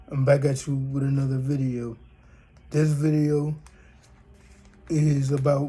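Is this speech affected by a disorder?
Yes: cerebral palsy, spastic diplegia.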